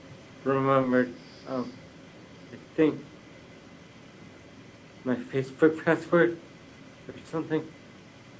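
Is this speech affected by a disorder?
Yes: brain injury; limited use of one hand.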